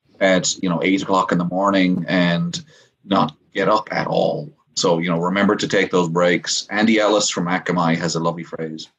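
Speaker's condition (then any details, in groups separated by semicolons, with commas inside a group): No condition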